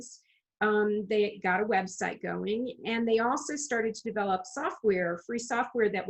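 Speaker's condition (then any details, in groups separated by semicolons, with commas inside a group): No condition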